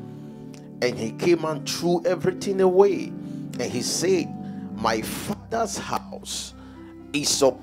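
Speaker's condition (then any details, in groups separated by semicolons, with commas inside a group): No condition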